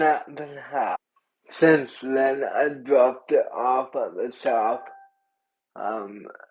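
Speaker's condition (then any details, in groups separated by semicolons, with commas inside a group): Cerebral palsy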